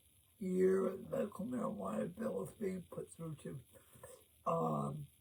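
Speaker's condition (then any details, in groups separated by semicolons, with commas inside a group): Cerebral palsy; present since birth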